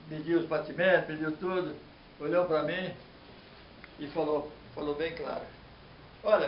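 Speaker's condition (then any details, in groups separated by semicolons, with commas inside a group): No condition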